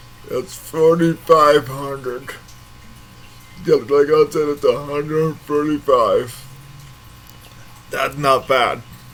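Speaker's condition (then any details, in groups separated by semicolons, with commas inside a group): Cerebral palsy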